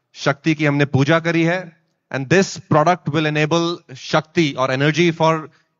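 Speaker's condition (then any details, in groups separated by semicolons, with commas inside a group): No condition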